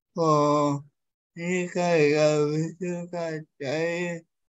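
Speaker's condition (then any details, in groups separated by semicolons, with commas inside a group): Cerebral palsy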